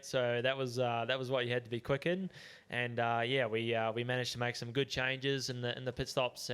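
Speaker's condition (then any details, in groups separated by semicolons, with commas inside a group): No condition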